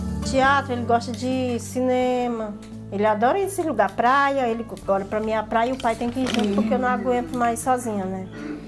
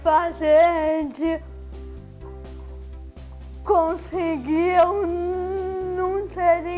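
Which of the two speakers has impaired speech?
The second: cerebral palsy.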